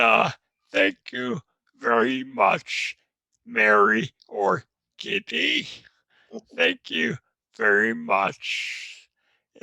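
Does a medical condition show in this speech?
Yes: traumatic brain injury; skull collapsed; recent injury, in recovery; could not speak after injury.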